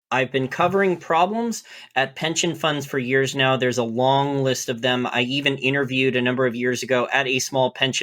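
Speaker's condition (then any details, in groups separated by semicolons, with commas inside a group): No condition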